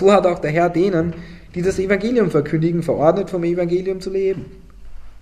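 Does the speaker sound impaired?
No.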